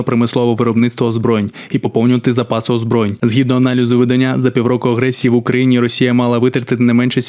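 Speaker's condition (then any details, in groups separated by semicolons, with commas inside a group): No condition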